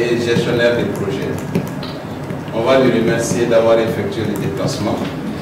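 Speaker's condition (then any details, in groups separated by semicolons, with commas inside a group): No condition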